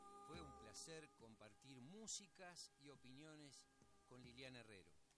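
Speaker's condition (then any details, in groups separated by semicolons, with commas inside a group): No condition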